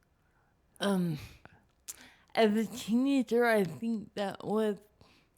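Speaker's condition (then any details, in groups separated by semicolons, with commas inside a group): Cerebral palsy; from not breathing at birth, cognition unaffected; speaking hard, voice sounds unexpected to listeners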